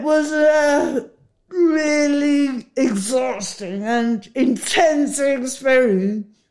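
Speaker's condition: Huntington's disease; inherited from father, carries mutation, learned father's diagnosis at 39, mood symptoms before medication, initially misdiagnosed; treated by Ed Wild at Bloomsbury clinic, past tominersen gene silencing trial

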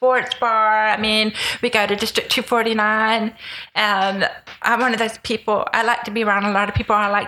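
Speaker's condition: Deafness with cochlear implants; progressive hearing loss, deaf most of life, lip reading, bilateral cochlear implants; first implant about 11 years ago, second about 6 years ago, often wears one, removes at home; very oral, speech therapy throughout childhood, spoke for herself via relay voice carryover before implants

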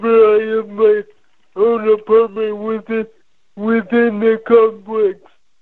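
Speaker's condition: Cerebral palsy; from birth, neuromuscular deficits affecting all daily activities, brain functions normally, past back surgery, opioids for pain; muscles very stiff especially when nervous, words repeated and clarified by relay operator

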